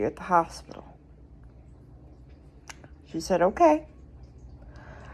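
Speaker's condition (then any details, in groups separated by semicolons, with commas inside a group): Cerebral palsy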